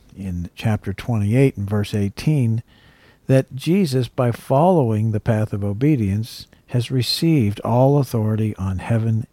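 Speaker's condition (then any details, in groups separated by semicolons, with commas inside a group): No condition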